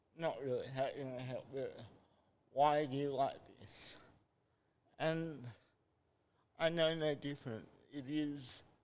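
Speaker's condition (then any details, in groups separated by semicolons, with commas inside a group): Cerebral palsy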